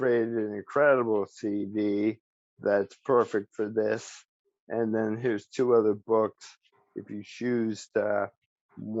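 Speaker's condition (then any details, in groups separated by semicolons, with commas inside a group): ALS; speech still preserved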